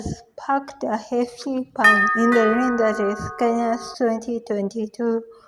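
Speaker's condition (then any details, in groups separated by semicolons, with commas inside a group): Cerebral palsy; from birth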